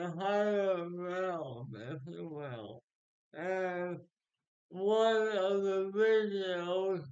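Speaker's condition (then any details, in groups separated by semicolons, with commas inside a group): Speech impairment after birth surgery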